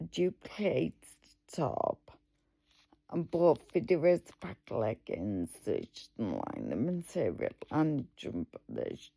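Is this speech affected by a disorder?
Yes: multiple sclerosis.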